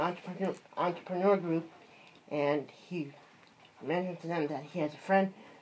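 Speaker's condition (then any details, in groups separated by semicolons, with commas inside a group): Cerebral palsy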